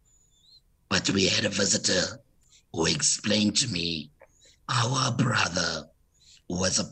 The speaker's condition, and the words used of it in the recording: Laryngectomy. But now, through medical innovation, I have a voice prosthesis